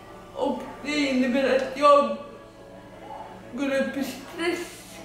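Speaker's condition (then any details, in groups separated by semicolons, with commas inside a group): Dyskinetic cerebral palsy; dyskinetic form, severe; mild speech difficulties, sometimes interfere with talking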